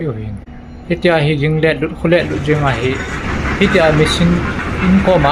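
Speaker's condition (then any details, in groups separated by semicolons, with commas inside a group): No condition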